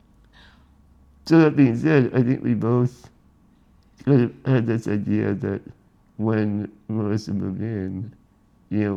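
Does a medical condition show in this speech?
Yes: spinal muscular atrophy.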